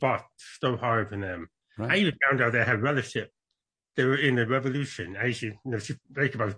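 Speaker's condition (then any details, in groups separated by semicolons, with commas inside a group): Born deaf; congenital deafness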